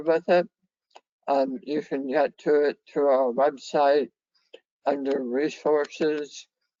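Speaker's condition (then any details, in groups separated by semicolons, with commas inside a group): Head and neck cancer surgery; long-term survivor, severe dysphagia diagnosed years ago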